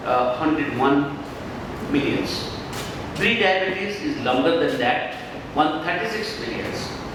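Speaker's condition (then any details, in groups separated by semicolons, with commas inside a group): No condition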